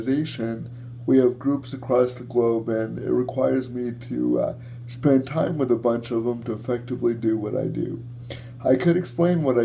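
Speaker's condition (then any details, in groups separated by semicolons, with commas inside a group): Cerebral palsy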